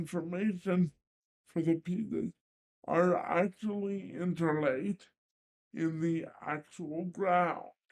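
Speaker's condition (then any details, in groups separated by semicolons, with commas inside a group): Cerebral palsy; limited hand dexterity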